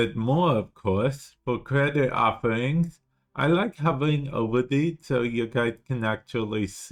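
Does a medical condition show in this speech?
Yes: cerebral palsy; affects speech.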